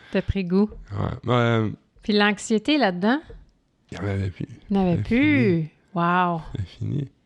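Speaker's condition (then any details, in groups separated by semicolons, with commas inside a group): No condition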